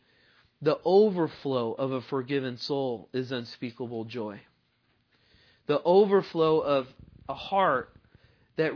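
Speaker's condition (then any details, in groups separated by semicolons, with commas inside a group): No condition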